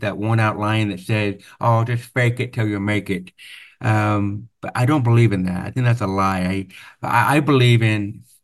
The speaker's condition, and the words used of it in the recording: Deafness. That's because I was born with a very severe hearing loss and had over 13 years of speech therapy.